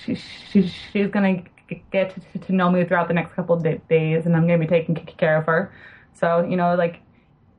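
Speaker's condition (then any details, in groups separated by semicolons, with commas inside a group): Stuttering; stutters when talking with patients, listeners sometimes react oddly to stuttering; repeated sounds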